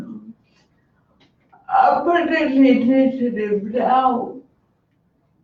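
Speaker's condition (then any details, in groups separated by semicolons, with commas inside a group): Cerebral palsy; birth injury, motor impairment, cognition not affected; communicates using letters and symbols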